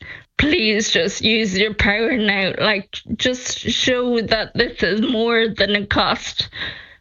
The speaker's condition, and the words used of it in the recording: Ataxia. You're using a voice bank now to preserve the sound of your voice.